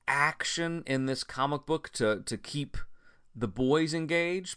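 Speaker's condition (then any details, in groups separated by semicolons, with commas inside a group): No condition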